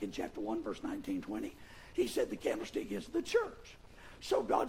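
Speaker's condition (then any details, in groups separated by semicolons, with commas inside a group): Vocal fold paralysis; irritating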